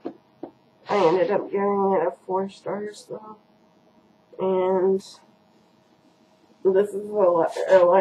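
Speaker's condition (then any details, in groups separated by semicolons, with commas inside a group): Cerebral palsy; first word not said quite right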